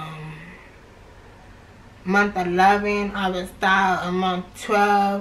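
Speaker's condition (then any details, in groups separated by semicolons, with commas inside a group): Cerebral palsy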